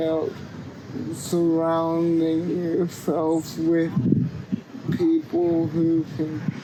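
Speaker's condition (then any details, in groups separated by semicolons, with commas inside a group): Cerebral palsy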